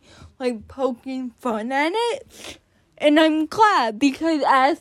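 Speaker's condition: Cerebral palsy; onset before birth

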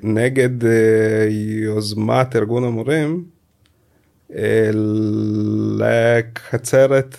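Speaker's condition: Stuttering; word and part-word repetitions, frequent filler hesitations, takes extra time in podcast format; prolonged sounds

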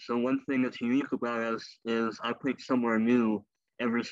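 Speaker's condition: Cleft lip and palate; elective leg amputations

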